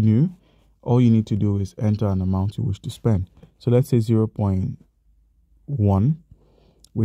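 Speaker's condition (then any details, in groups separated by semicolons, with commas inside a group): No condition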